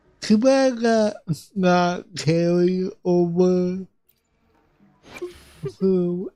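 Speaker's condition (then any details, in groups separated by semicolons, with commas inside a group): Cerebral palsy; affects voice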